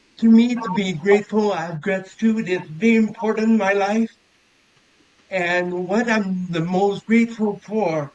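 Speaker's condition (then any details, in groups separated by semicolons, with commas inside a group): Cerebral palsy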